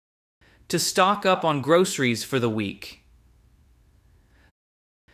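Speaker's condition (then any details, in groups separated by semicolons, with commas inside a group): No condition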